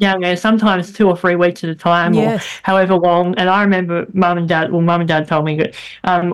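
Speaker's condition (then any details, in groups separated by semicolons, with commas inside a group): Bilateral cleft lip and palate; congenital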